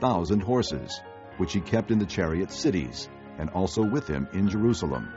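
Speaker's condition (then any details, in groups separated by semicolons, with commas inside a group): No condition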